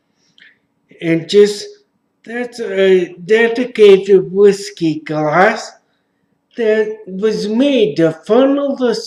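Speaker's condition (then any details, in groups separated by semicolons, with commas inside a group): Traumatic brain injury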